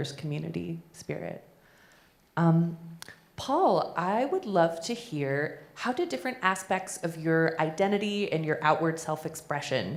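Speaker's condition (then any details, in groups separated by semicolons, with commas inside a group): No condition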